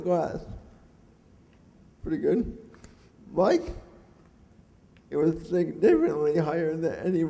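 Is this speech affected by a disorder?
Yes: cerebral palsy; mixed quadriplegic type.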